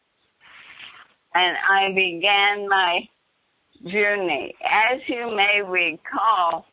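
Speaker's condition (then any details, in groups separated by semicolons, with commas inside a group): ALS, bulbar palsy; bulbar onset, tongue, Deanna protocol slowing progression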